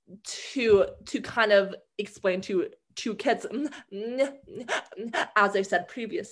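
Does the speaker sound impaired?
Yes: stuttering; stuttering since childhood, has had speech therapy; speaks in a different way, self-described as communicating just fine; here repeated sounds, prolonged sounds.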